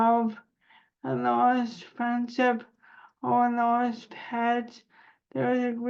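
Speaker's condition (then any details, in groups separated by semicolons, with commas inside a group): Cerebral palsy; spasticity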